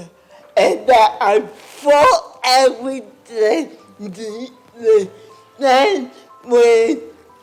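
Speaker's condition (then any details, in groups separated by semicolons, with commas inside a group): Cerebral palsy; diplegia, multiple surgeries; adult; hard to understand, first spoke at age four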